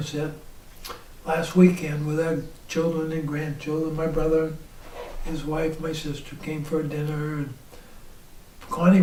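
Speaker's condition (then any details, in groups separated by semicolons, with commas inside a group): ALS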